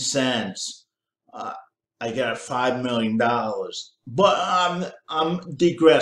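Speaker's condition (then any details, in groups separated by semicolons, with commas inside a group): Cerebral palsy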